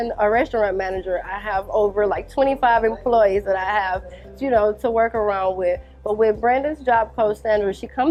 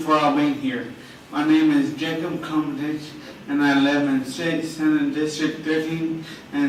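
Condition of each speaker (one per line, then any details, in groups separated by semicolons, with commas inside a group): No condition
Traumatic brain injury; hit while cycling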